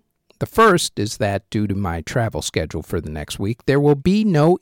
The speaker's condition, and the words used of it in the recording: No condition.